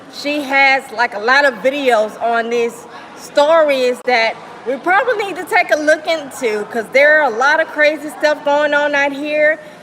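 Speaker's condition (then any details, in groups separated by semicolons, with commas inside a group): No condition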